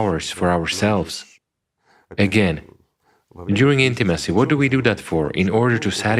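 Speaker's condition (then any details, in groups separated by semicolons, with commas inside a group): No condition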